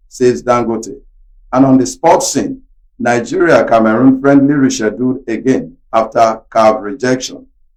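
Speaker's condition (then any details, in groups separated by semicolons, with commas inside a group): No condition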